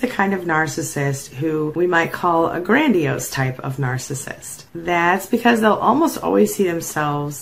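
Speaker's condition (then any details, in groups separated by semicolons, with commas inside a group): No condition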